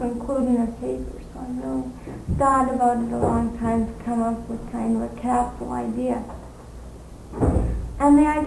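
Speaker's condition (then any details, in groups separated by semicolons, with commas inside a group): Cerebral palsy; speaks fluently with few pauses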